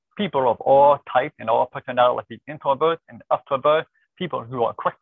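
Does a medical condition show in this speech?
Yes: deafness, born deaf, cochlear implant.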